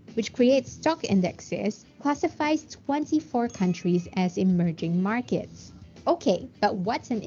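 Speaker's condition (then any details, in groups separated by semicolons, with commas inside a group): No condition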